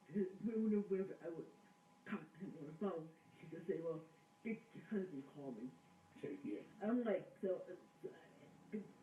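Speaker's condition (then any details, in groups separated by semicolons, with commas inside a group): Cerebral palsy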